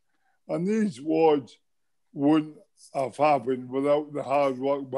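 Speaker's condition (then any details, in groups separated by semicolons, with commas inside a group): MND; speaks well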